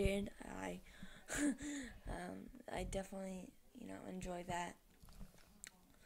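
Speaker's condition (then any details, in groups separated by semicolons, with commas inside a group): Cerebral palsy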